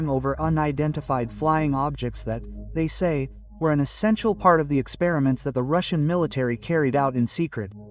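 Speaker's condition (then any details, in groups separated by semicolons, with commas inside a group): No condition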